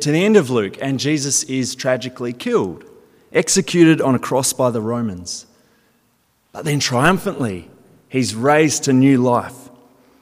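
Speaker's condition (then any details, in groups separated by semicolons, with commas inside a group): No condition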